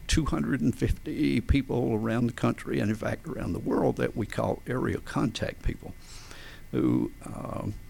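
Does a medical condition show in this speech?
Yes: spasmodic dysphonia; adult onset, diagnosed by otolaryngologist.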